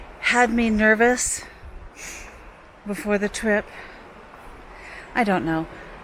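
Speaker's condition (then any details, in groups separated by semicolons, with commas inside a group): No condition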